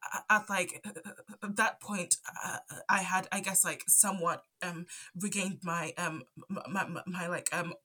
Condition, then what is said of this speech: Stuttering. So if you know you hear me stuttering here and there, that's why.